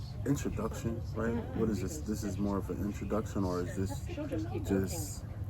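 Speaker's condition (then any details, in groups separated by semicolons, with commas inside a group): No condition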